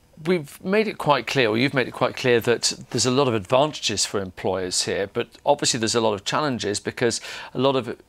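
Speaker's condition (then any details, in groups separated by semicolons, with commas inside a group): No condition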